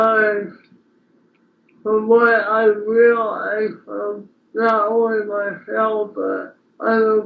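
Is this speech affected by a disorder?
Yes: speech impairment after birth surgery.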